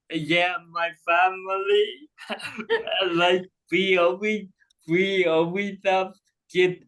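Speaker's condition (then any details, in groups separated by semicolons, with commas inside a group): Cerebral palsy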